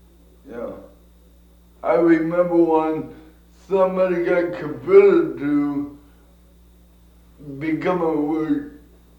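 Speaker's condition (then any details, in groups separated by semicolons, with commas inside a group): Cerebral palsy; from birth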